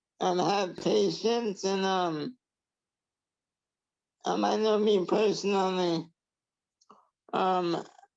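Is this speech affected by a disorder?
Yes: traumatic brain injury.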